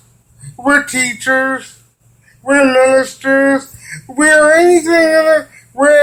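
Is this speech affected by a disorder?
Yes: cerebral palsy; from birth; physical therapy.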